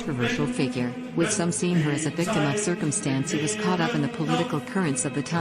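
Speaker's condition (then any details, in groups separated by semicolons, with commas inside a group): No condition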